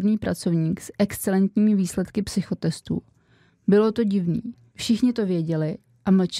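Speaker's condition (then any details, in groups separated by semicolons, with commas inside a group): No condition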